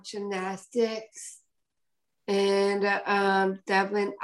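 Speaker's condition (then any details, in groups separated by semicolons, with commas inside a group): Down syndrome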